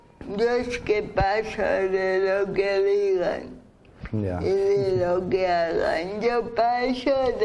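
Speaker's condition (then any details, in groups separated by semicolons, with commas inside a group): Cerebral palsy; speaks with difficulty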